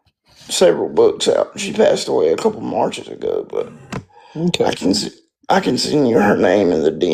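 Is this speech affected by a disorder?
Yes: spastic quadriplegic cerebral palsy.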